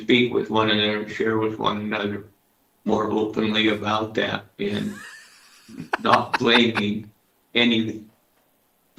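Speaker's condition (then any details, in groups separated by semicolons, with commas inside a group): Parkinson's disease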